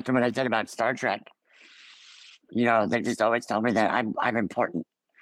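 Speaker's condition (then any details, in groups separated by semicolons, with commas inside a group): Ullrich congenital muscular dystrophy; from birth, diagnosed at 4, Ullrich found at 25 by DNA test; scoliosis surgery at 14 nearly fatal, stopped breathing 2 minutes six weeks later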